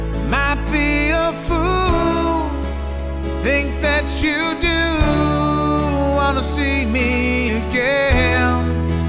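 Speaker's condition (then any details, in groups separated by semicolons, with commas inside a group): No condition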